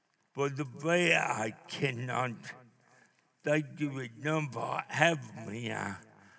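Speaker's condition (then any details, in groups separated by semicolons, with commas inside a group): Cerebral palsy; born not breathing for 18 minutes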